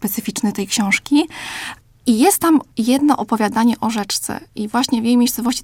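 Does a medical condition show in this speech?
No.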